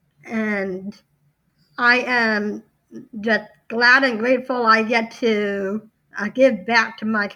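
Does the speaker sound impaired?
Yes: Down syndrome; congenital, since birth.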